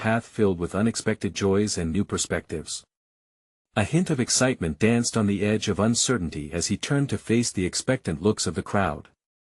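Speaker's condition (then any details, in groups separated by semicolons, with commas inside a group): No condition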